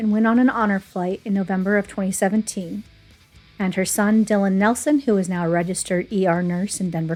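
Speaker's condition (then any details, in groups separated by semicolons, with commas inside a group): No condition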